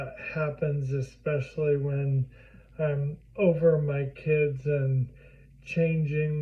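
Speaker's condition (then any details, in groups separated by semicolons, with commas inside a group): Primary lateral sclerosis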